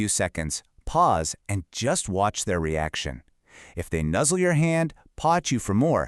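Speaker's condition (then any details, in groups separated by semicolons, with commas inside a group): No condition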